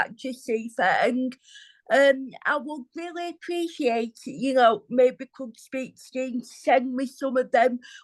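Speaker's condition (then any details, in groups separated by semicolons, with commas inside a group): Cerebral palsy; wheelchair user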